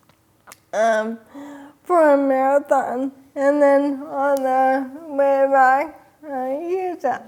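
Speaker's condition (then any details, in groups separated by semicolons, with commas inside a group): ALS; speech slowed early, voice changing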